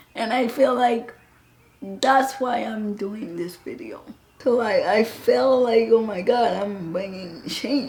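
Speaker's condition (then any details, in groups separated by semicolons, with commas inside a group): Cerebral palsy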